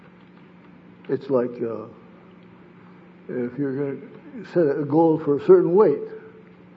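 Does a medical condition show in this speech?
Yes: Parkinson's disease; lost balance and body coordination.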